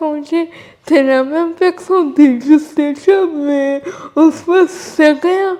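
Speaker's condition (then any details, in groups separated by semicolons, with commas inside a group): Cerebral palsy; from birth, uses wheelchair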